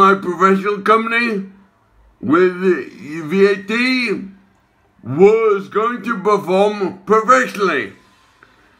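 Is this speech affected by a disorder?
Yes: acquired brain injury, ataxia.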